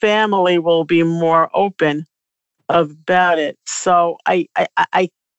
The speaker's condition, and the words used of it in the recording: Stuttering. I mean, I can honestly say from a personal perspective, when it started in like, you know, March, it became a little hard on my stuttering also.